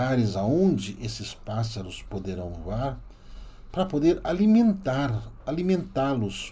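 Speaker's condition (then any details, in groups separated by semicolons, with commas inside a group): No condition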